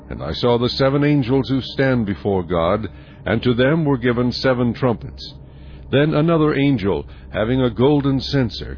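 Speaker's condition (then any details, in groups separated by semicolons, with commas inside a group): No condition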